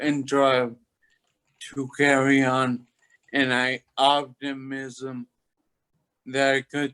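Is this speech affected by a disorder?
Yes: toxic leukoencephalopathy, locked-in syndrome; stage 4, recovering rapidly.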